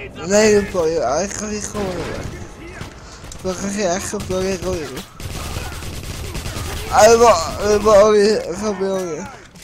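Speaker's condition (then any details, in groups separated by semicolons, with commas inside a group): Cerebral palsy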